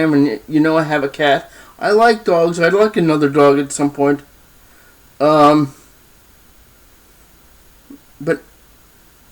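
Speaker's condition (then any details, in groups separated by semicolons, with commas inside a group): Cerebral palsy, spastic diplegia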